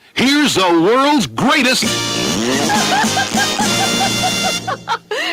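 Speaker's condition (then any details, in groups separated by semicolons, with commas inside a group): No condition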